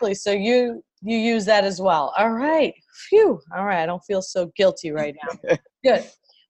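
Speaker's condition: No condition

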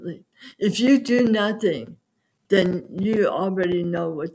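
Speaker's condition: Aphasia; possibly familial

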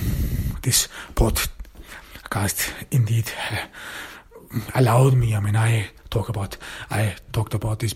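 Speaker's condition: Stuttering; cause unknown, only one in family who stutters, german mother tongue, born in austria; speaking improved through regular podcasting, self-perceived; stutters less the more speaking is done; prolonged sounds, blocks

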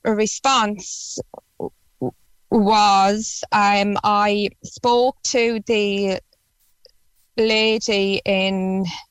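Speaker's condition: Stutter; stutter since about age 3, progressively worse into teenage years, childhood speech therapy did not help; varies day to day, some days cannot speak a word, worse with new people, rude or rushed listeners; prolonged sounds

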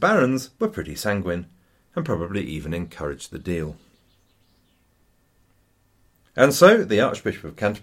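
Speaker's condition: No condition

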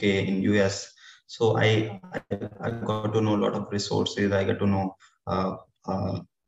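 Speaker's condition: Stammering; stammering since school years, self-diagnosed dyspraxia, undiagnosed learning disability, Delhi psychologist declined formal diagnosis; attended Indian Stammering Association conference young, felt free to speak unapologetically there; repeated sounds, blocks

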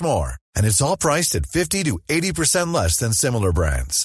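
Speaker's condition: No condition

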